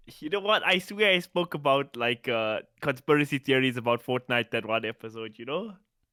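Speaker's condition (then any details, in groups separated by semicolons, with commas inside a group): No condition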